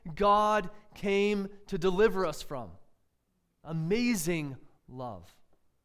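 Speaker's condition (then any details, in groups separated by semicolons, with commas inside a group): No condition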